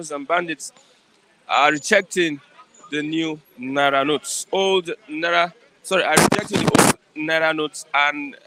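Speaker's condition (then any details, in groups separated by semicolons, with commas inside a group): No condition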